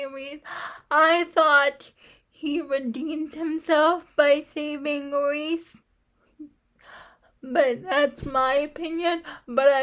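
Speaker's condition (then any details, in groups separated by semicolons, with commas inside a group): Cerebral palsy; uses wheelchair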